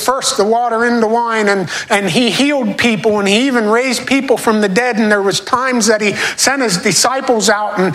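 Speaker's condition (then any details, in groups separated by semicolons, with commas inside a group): No condition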